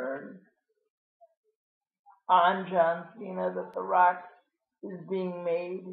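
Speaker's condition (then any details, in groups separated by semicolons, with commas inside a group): Cerebral palsy; lifelong, wheelchair user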